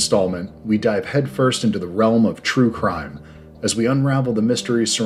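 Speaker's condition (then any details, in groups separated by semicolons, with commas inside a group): No condition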